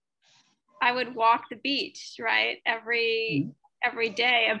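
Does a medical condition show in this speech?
No.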